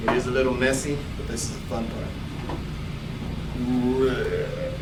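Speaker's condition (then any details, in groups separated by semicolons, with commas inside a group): No condition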